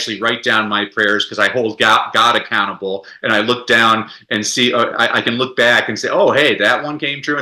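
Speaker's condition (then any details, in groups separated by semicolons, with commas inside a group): No condition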